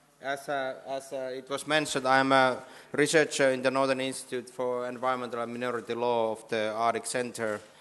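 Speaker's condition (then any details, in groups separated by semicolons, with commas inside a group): No condition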